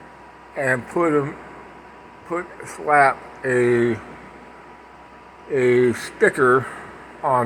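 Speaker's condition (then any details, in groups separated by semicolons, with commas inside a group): Parkinson's; speech impediment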